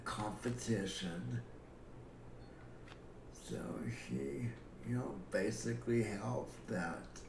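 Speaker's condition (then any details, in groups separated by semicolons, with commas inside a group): Cerebral palsy; affects muscle coordination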